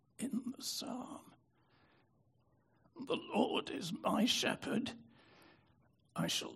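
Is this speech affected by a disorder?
Yes: spasmodic dystonia; affected voice.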